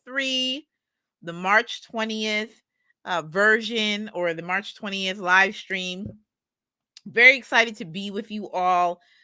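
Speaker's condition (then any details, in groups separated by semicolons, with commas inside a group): No condition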